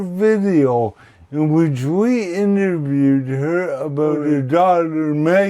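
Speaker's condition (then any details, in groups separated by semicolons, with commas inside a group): Cerebral palsy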